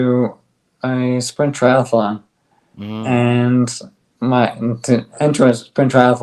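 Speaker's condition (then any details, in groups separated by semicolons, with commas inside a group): ALS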